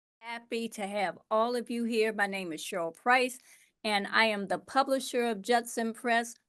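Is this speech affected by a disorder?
No.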